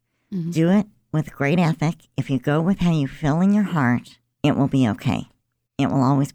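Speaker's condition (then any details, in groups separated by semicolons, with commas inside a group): Cleft lip and palate; present since birth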